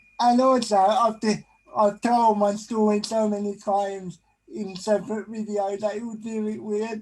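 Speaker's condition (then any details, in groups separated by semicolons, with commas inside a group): Cerebral palsy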